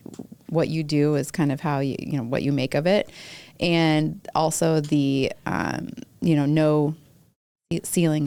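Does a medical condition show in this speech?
No.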